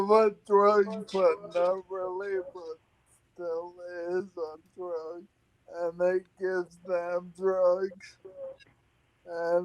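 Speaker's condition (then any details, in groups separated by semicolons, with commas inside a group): Friedreich's ataxia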